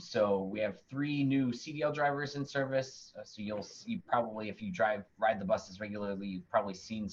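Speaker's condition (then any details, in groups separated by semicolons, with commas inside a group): No condition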